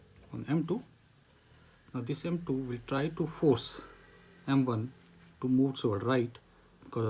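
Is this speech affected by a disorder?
No.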